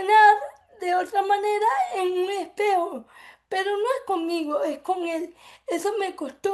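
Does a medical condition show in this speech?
Yes: cerebral palsy; from birth; affects speech.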